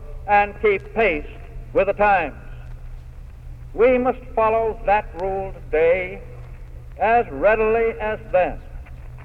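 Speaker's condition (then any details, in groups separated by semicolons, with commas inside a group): No condition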